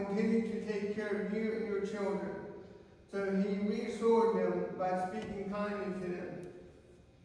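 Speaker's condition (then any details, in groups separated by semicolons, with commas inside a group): Cerebral palsy; from birth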